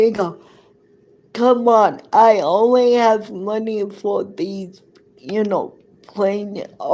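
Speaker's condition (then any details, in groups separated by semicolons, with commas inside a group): Cerebral palsy; present from birth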